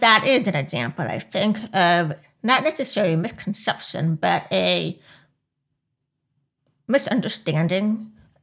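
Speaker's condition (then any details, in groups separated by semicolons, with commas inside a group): Profound hearing loss; still wears hearing aids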